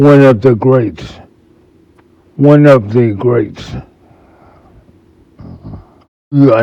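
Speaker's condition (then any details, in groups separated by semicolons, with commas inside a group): Multiple sclerosis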